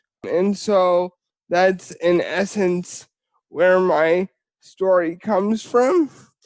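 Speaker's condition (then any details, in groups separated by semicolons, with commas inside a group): Spastic cerebral palsy; spastic form, quadriplegia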